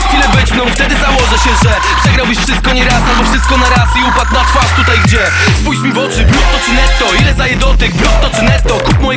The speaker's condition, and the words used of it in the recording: None; typical speech.